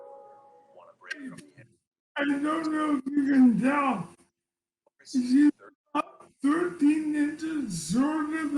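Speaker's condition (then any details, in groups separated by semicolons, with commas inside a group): ALS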